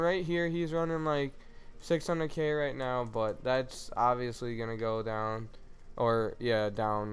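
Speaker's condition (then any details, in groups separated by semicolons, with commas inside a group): No condition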